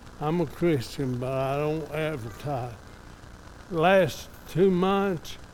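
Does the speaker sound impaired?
Yes: ALS; somewhat affected, evident today.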